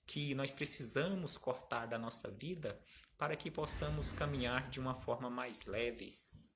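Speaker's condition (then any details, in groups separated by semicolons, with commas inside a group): No condition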